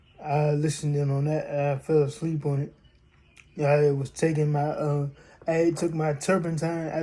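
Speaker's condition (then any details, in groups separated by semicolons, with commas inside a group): Cerebral palsy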